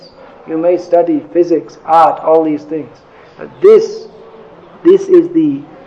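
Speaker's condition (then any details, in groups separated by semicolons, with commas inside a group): No condition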